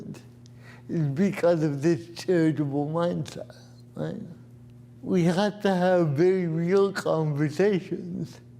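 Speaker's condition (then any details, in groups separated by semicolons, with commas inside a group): Cerebral palsy; asks for subtitles for clarity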